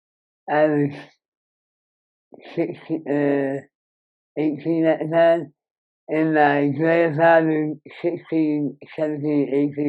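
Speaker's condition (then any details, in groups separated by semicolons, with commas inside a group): Moebius syndrome; severe nerve damage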